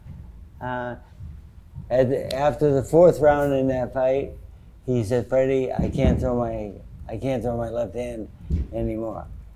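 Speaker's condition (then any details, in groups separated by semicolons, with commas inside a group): Parkinson's disease; sometimes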